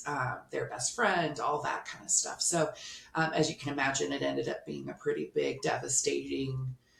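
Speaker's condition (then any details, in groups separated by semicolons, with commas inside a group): No condition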